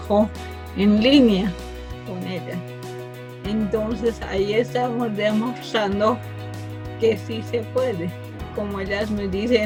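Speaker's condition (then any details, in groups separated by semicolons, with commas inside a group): Cerebral palsy from birth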